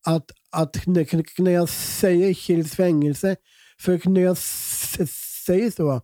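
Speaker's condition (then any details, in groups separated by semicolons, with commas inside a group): Down syndrome; present from birth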